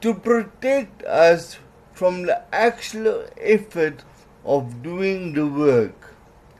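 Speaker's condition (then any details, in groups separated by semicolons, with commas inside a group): Cerebral palsy; certain letters flat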